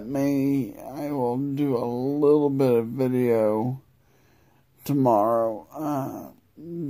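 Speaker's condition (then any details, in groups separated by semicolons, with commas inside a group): Multiple sclerosis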